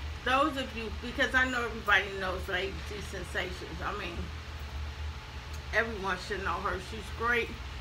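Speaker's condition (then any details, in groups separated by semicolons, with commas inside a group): ALS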